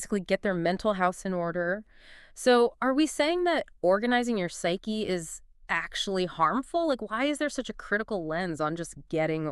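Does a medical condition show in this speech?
No.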